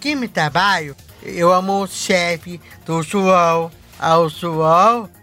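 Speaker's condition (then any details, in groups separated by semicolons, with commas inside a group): Down syndrome; young man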